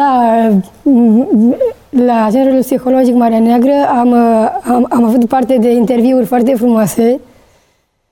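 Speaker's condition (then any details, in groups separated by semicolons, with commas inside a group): Down syndrome; Trisomy 21, genetic, from birth, definitive diagnosis at age 5, small stature, physical and cognitive delay; about 32 years old; late speech onset, started speaking around 3.5 years to 3 years 8 months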